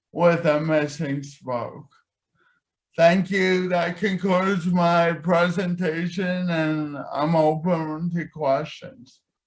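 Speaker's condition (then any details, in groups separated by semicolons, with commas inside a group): Cerebral palsy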